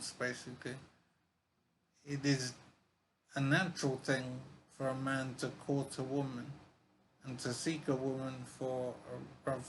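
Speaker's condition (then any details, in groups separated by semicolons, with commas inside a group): Brain injury; severe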